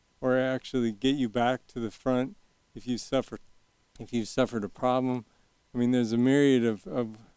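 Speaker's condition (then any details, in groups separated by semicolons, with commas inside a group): Young onset Parkinson's disease; young onset at age 40, shaky, Medtronic deep brain stimulation device, two 3-inch brain probes; deep brain stimulation surgery at Stanford 3 years ago, constant current, symptoms well managed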